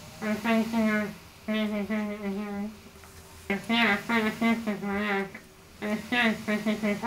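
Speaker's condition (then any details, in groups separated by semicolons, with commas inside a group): Facioscapulohumeral muscular dystrophy; tracheostomy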